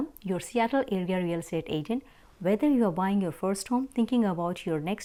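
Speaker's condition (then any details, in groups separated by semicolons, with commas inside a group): No condition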